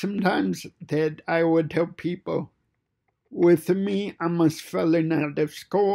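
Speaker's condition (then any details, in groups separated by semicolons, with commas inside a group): Cerebral palsy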